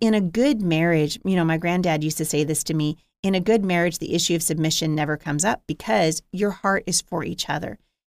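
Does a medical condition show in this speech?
No.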